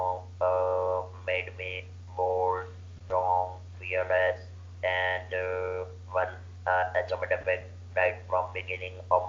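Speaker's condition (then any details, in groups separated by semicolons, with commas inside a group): Laryngeal cancer surgery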